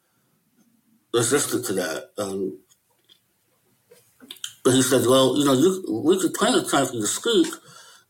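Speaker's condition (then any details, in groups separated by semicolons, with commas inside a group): Möbius syndrome; lifelong rare disability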